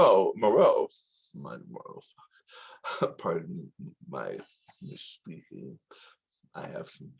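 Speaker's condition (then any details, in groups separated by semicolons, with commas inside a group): Tongue cancer surgery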